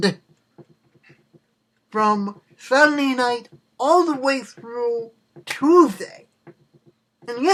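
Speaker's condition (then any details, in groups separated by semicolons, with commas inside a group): Cerebral palsy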